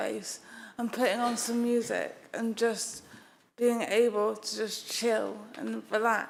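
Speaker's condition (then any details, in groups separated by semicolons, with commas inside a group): Acquired brain injury; could not talk for nearly two years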